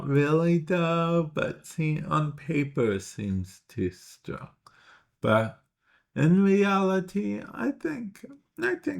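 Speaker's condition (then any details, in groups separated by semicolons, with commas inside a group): Cerebral palsy; speech intermittently affected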